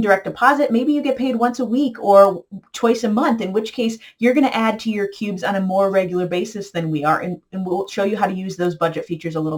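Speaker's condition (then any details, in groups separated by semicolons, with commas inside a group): No condition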